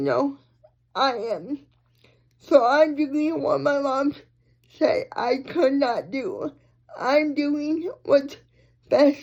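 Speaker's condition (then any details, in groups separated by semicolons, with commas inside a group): Cerebral palsy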